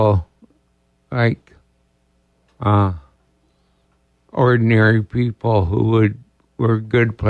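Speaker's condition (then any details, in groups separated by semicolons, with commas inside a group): ALS; diagnosed about two years ago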